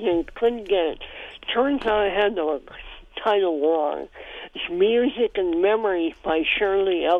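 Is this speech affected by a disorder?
Yes: cleft palate; congenital cleft palate, feeding difficulty in infancy.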